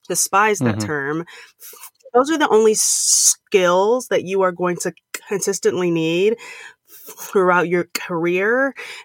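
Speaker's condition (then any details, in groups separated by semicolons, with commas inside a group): Stuttering; lifelong stutter since grade school, past speech therapy, public speaking since 2014 as fear exposure; trouble saying own name, avoided phone calls and talking, speaks freely while stuttering; prolonged sounds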